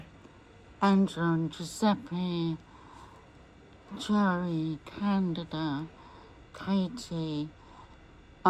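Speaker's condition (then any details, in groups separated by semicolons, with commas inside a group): MND; 33 years since onset, lungs checked; voice may be difficult to understand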